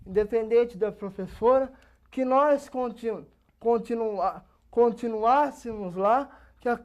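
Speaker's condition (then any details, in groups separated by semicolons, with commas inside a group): Cerebral palsy; age 27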